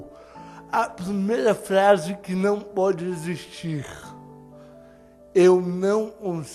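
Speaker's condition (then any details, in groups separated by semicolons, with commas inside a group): Cerebral palsy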